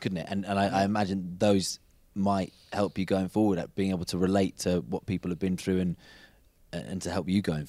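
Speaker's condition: No condition

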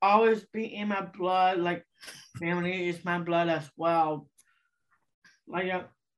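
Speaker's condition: Down syndrome; adult of 25

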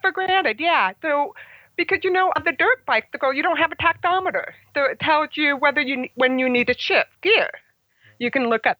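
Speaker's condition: Congenital hearing loss; about 75% hearing loss

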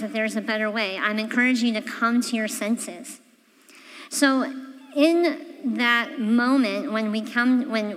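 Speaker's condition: Cleft palate; congenital

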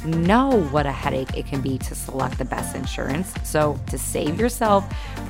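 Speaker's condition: No condition

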